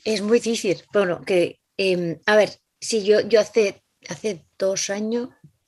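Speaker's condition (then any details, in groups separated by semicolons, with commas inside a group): Aphasia after stroke; aphasia caused by stroke, hearing intact; cannot speak well, compares self to tourist at home, cannot write, reading affected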